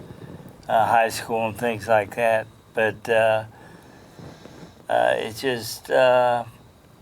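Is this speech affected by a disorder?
Yes: Parkinson's; tremor-predominant, began as essential tremor, deep brain stimulation; about 25 years since onset, boxing exercise program.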